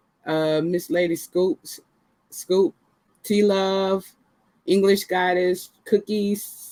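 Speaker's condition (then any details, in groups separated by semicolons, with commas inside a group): No condition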